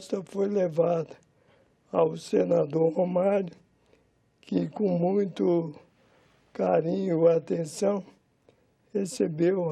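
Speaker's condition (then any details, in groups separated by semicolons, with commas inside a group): Amyotrophic lateral sclerosis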